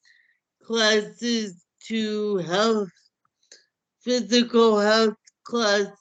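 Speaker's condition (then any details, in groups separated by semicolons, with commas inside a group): Cerebral palsy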